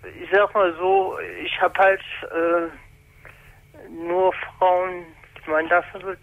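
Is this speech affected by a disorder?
Yes: spastic paralysis since birth; mainly in hands, writing or holding full glass looks drunk to outsiders.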